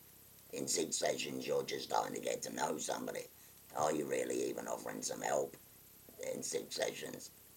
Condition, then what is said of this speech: Laryngectomy. So sometimes when I can't talk, I'll use an electrolarynx that some people use.